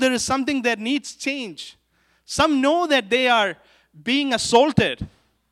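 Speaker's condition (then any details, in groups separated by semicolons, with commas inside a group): No condition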